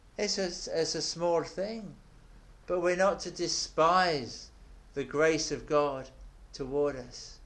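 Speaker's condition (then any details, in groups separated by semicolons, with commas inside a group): No condition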